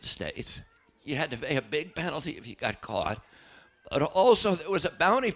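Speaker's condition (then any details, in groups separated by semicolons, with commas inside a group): Spasmodic dystonia; formerly very strong voice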